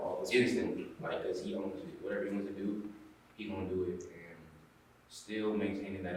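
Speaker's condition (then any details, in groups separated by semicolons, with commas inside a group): No condition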